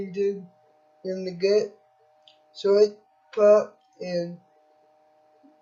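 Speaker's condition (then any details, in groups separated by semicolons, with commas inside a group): Cerebral palsy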